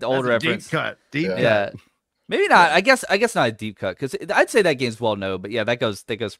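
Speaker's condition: No condition

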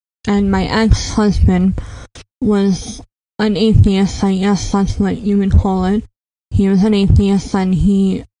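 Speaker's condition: Cleft palate; congenital

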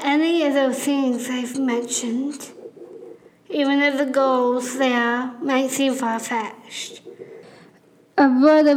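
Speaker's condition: Down syndrome; congenital, extra chromosome, low muscle tone, could not speak or walk early in childhood, constant therapies; ongoing speech class, attended since childhood; speaking among more difficult things, way of talking might seem weird

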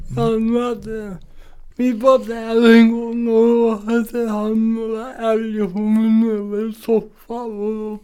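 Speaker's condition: Cerebral palsy; 26 years since onset, mild, long walks tiring, most tasks possible but very energy-consuming

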